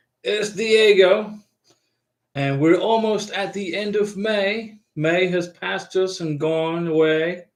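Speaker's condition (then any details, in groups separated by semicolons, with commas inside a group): No condition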